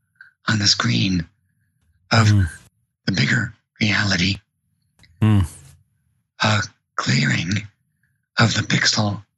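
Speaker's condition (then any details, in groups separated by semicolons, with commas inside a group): Vocal cord paralysis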